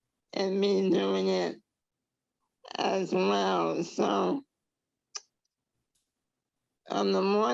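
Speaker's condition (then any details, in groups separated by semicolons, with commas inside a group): Traumatic brain injury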